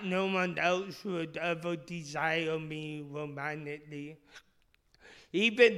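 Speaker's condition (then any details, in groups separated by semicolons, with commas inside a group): Speech impediment; initially misdiagnosed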